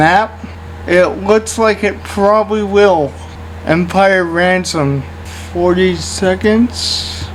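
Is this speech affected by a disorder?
Yes: cerebral palsy; only one hand usable.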